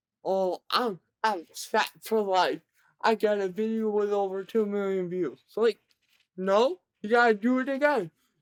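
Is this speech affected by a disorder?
Yes: cerebral palsy; present from birth, severe.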